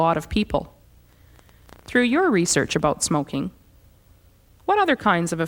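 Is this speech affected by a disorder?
No.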